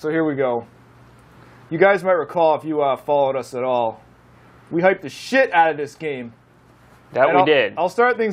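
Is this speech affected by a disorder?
No.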